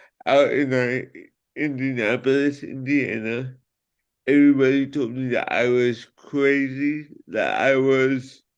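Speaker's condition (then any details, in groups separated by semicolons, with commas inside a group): Cerebral palsy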